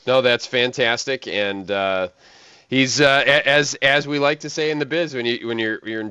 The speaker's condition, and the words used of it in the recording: No condition.